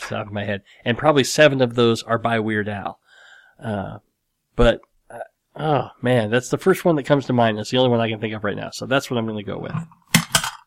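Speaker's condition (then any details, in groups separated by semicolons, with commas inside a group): Cleft lip and palate; nose still slightly crooked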